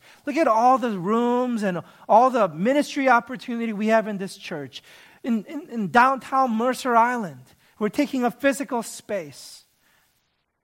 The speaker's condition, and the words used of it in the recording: None; typical speech.